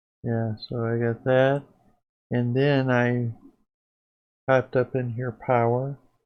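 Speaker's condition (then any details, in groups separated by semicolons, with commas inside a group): Parkinson's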